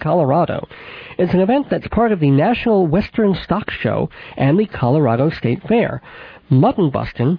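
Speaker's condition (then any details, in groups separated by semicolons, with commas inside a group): Cleft palate with lisp, cleft lip and palate, mild; sibilant s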